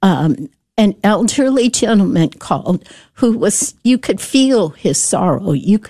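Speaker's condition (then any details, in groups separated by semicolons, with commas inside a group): Spasmodic dysphonia; brain condition, muscles miscoordinate, care at UT Health Science Center, speech therapists; uses speech therapy techniques, careful breathing to project voice; voice problem, speech gets out of whack, still able to speak if careful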